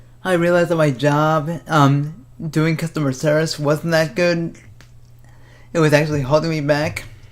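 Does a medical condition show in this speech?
Yes: cerebral palsy; speaks fast.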